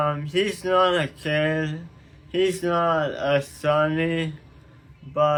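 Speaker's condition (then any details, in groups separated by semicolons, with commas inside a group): Tongue cancer surgery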